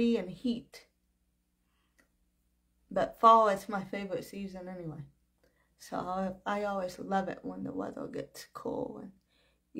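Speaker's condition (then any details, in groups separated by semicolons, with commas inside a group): Cerebral palsy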